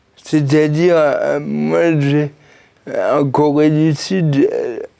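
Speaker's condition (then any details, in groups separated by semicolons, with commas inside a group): Cerebral palsy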